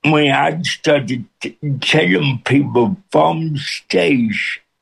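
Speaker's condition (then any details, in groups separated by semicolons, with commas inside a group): Cerebral palsy with speech impediment; speech impediment since birth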